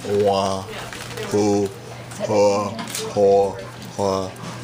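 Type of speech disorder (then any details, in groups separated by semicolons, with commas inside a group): Hyperkinetic dysarthria; drug-induced acute dystonia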